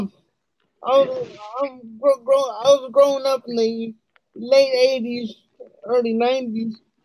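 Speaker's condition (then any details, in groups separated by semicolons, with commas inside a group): Cerebral palsy; uses wheelchair, types with one finger; slow speech, hard to use speech-to-text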